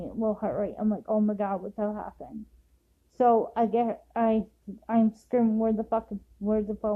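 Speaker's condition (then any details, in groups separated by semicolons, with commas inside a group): Cerebral palsy; affects walking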